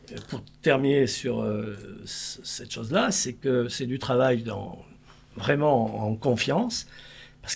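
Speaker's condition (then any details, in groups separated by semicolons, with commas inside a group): No condition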